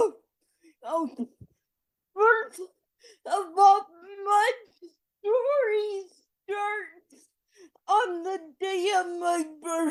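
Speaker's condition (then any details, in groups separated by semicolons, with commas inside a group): Cerebral palsy; oxygen deprivation at birth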